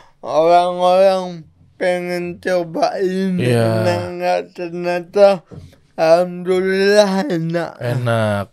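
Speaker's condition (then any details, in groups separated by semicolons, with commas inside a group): Cerebral palsy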